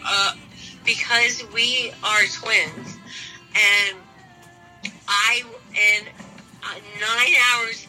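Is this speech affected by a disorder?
Yes: aphasia and traumatic brain injury; stroke survivor, nystagmus in both eyes, right-eye contact lens blocking vision; current covid-19 infection despite two shots and booster, poor appetite, smell and taste intact.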